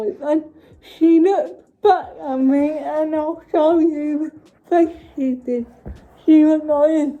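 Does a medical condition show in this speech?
Yes: cerebral palsy.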